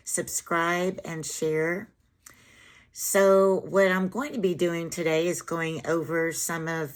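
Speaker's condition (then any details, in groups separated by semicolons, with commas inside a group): No condition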